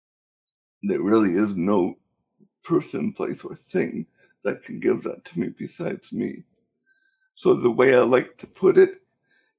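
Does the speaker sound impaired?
Yes: cerebral palsy; cerebral palsy since birth.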